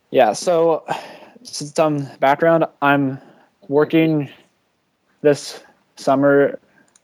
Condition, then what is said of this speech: Stuttering. You probably don't going to have to excuse me if I – or just like don't be weighed up for me because I stutter occasionally.